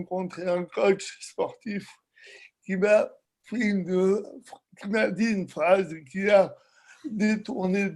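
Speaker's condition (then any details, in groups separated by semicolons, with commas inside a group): Cerebral palsy; from birth, lack of oxygen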